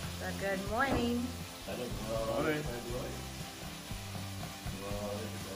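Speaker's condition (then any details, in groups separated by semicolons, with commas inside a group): No condition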